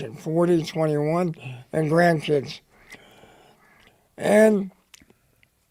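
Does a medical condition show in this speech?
Yes: head and neck cancer; dry throat, dry mouth.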